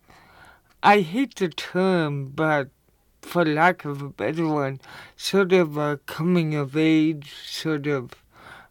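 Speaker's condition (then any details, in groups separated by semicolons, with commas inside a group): Cerebral palsy; cerebral palsy since childhood, visible, impaired coordination, did not operate heavy farm machinery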